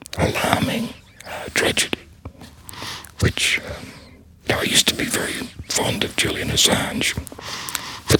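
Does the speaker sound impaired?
Yes: laryngectomy, voice prosthesis; vocal cord cancer, throat cancer recurrence 8 years later, laryngectomy late 2016, second operation for spreading infection; very quiet, odd manner of speaking, fluent in paragraphs since start of speech therapy.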